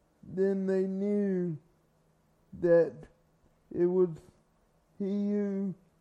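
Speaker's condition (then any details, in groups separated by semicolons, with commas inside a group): Cerebral palsy; from birth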